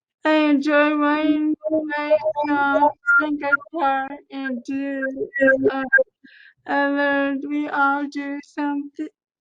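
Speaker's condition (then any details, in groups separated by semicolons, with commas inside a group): Cerebral palsy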